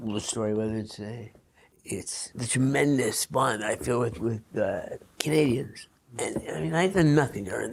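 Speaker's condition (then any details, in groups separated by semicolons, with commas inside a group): Parkinson's disease; onset involuntary pinky movement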